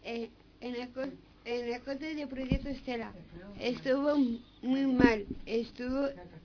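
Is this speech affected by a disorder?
Yes: Down syndrome; radio program of fundación síndrome de down de madrid; reads news item aloud on live radio.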